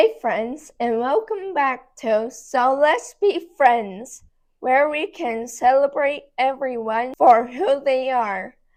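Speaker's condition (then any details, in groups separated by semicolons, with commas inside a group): Cerebral palsy; hard to talk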